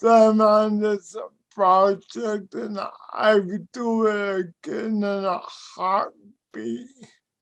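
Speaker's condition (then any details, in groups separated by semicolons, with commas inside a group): Cerebral palsy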